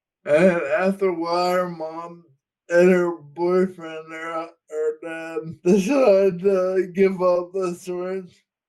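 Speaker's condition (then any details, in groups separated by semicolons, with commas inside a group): Friedreich's ataxia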